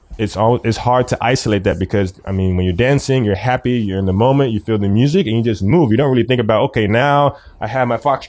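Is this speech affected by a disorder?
No.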